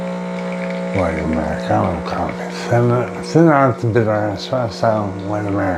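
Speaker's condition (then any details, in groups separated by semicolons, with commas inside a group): Brain injury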